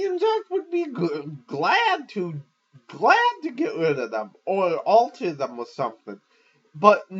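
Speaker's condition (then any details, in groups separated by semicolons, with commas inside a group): Cerebral palsy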